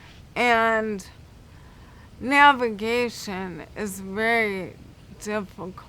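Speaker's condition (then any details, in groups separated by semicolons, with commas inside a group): Cerebral palsy; affects speech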